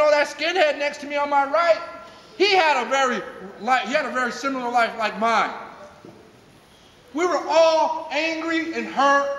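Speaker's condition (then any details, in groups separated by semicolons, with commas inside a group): No condition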